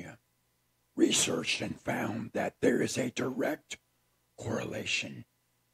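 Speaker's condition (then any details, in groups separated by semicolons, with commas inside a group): Throat cancer; tracheostomy tube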